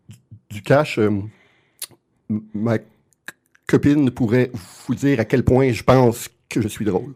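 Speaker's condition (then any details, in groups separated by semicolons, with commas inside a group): Stuttering; lifelong stuttering, genetic component; often cannot get words out, a wall to get through each time speaking; repeated sounds, prolonged sounds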